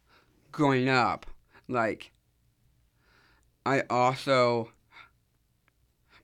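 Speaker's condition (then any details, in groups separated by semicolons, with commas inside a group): Down syndrome; does public speaking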